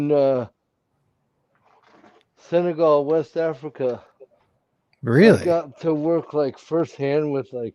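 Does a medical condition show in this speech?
Yes: cerebral palsy.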